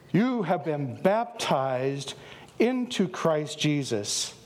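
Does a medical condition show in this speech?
No.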